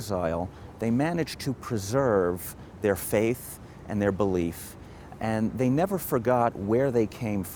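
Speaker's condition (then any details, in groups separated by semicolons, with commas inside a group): No condition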